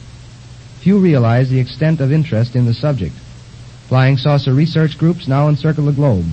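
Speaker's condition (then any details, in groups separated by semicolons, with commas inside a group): No condition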